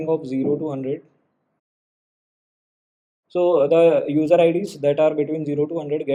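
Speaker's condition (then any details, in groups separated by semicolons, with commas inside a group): No condition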